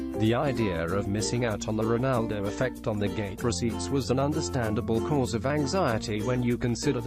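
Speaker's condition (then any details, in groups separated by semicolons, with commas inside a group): No condition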